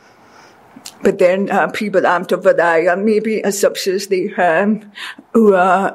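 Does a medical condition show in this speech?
Yes: deafness; speech therapy with Mindy Kobomis most of life, learning to talk, hear, pronounce words.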